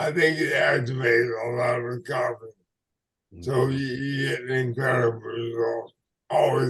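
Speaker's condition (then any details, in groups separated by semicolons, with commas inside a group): ALS/MND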